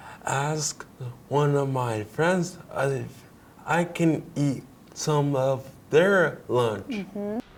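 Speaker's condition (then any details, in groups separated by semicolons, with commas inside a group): Traumatic brain injury; severe brain injury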